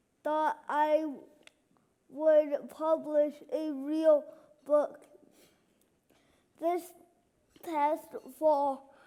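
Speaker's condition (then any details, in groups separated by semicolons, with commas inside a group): Cerebral palsy; left hand and left side affected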